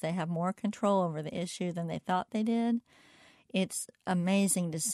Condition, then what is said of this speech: Cleft palate. And I found that when I realized that people with Parkinson's can speak better when they use intent and put forth more effort, it actually helped my own communication disorder.